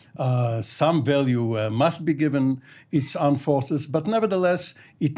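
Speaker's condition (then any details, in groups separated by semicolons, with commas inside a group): No condition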